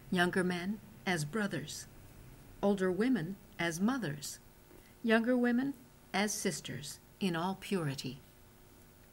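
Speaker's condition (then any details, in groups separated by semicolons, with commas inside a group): No condition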